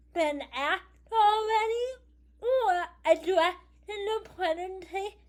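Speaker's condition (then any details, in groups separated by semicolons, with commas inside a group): Cerebral palsy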